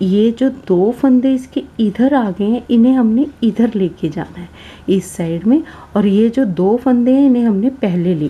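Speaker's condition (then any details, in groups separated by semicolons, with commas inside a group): No condition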